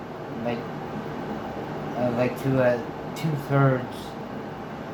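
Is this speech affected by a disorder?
Yes: traumatic brain injury; one-month coma; relearned talking after coma.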